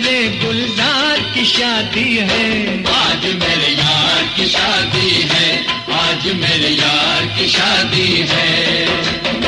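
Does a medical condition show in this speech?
No.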